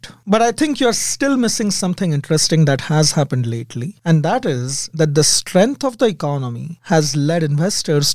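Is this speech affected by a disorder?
No.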